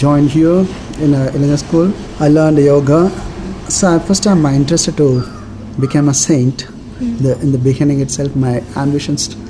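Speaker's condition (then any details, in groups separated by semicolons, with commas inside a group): No condition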